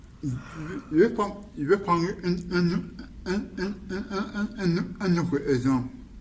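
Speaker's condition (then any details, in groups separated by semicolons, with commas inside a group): Cerebral palsy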